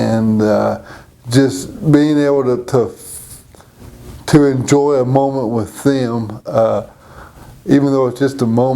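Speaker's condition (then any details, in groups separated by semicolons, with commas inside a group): Cerebral palsy; present from birth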